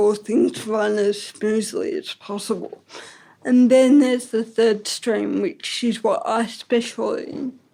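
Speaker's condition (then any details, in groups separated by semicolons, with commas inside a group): Ataxic cerebral palsy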